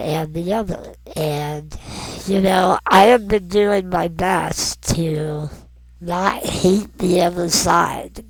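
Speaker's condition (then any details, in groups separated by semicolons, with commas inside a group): Non-progressive muscular dystrophy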